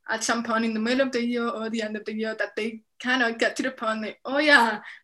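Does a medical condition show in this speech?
Yes: deafness; profound, noticed at 7 months, unknown cause, bilateral cochlear malformation, left cochlear implant at 3; left cochlear implant processor, right hearing aid, FM system, lip reads, masks hinder lip reading; speech therapy for speaking and listening in deaf and hard of hearing program.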